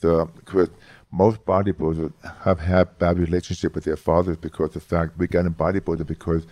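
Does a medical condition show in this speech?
Yes: hearing loss; lost about 75% of hearing close to birth, severe childhood speech impediment, left ear surgery; about 5 years since ear surgery, no hearing aid in left ear now; formerly severe monotone speech, inflection improved by studying phonetics, New York accent.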